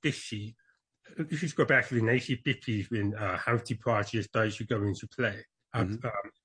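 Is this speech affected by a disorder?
Yes: born deaf; congenital deafness, mainstreamed into hearing schools as child; deaf accent, tries to speak as clearly as possible.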